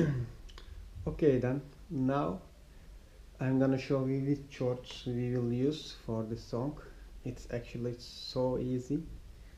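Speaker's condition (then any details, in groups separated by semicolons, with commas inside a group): No condition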